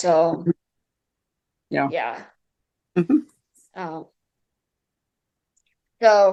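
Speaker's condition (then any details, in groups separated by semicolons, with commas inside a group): Cerebral palsy, mild; speech affected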